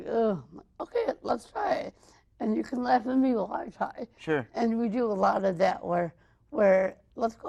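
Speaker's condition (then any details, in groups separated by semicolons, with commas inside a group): Mild cerebral palsy; early childhood speech therapy, atypical-sounding speech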